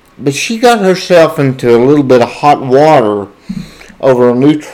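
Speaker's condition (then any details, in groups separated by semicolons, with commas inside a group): Cerebral palsy, spastic diplegia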